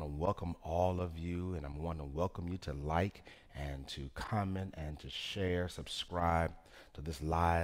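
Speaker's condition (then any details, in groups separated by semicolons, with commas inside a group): No condition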